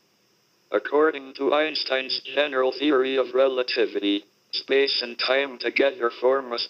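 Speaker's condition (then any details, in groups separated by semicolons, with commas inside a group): Motor neurone disease (ALS), speech-generating device; body hardly works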